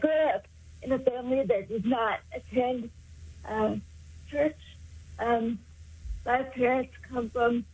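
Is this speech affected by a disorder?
Yes: cerebral palsy; congenital, born about 3 months early.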